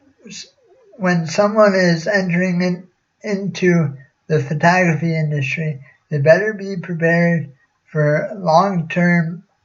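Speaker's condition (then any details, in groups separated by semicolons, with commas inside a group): Cerebral palsy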